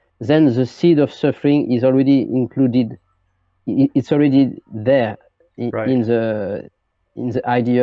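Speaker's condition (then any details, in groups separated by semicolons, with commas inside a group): No condition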